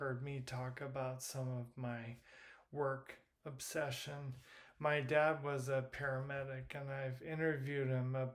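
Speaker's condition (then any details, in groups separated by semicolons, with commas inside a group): Primary lateral sclerosis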